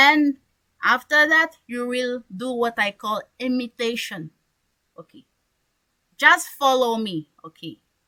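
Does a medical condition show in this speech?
No.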